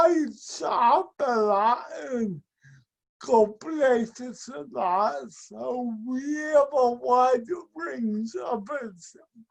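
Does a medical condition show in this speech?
Yes: speech and mobility impairment.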